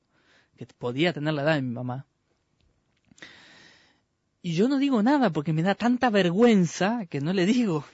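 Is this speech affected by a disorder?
No.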